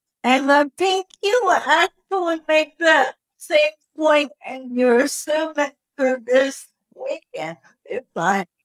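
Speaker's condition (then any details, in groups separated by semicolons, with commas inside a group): Cerebral palsy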